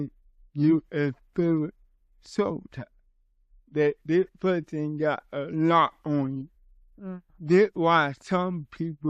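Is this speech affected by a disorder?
Yes: cerebral palsy; from birth.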